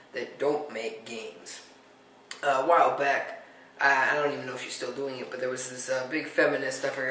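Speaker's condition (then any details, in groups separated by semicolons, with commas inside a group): No condition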